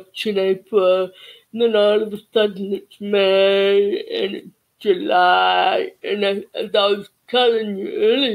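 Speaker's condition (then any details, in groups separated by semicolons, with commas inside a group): Cerebral palsy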